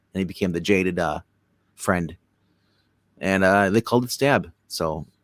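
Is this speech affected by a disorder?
No.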